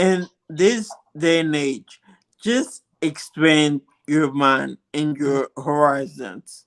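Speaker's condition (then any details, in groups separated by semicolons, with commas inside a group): Multiple sclerosis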